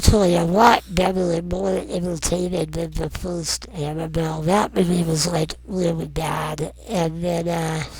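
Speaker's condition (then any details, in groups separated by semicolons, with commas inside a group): Non-progressive muscular dystrophy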